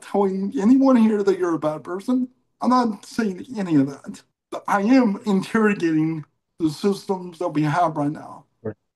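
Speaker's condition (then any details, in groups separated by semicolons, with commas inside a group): Cerebral palsy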